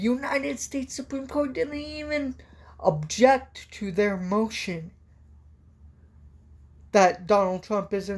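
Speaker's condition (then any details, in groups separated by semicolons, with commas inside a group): Cerebral palsy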